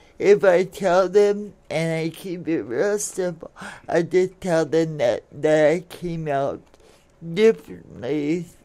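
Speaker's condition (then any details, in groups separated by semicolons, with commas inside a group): Cerebral palsy; speech affected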